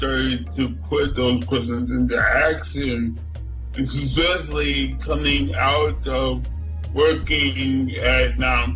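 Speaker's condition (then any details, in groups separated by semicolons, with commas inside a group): Cerebral palsy; no ambulance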